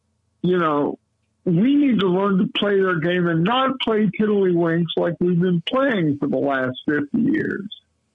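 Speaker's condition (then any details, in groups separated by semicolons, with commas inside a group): Cerebral palsy; lifelong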